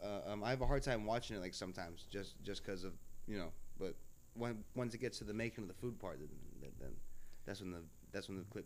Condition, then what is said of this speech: Stuttering. I stutter. That's what I do.